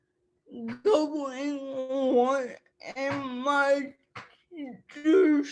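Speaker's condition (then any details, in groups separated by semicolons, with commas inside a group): Cerebral palsy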